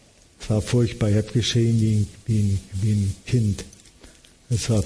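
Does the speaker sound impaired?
Yes: Parkinson's disease; host asks for his voice to be made louder.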